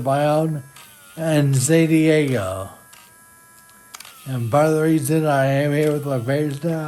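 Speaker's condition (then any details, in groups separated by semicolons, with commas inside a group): Friedreich's ataxia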